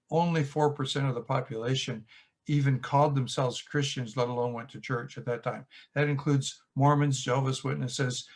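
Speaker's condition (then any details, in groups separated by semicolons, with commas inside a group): No condition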